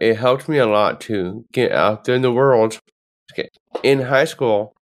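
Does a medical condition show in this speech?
Yes: Down syndrome; present from birth.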